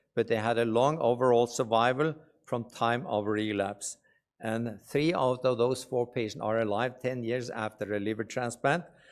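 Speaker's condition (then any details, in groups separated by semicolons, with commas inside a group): No condition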